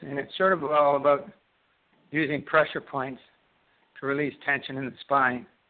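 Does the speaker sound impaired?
Yes: Parkinson's disease; left-sided onset, smell and taste loss first, left index finger tremor, no medication, one brain therapy; left hand weakness and poor dexterity, shuffle walking, freezing about two years, brain fog, daily exercise.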